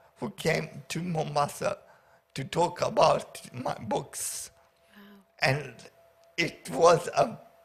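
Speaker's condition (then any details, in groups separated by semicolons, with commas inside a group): Paraplegia with essential tremor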